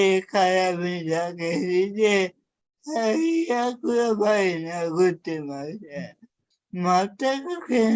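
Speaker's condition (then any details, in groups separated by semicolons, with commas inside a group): Cerebral palsy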